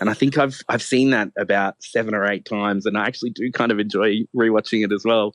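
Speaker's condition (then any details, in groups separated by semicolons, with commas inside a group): No condition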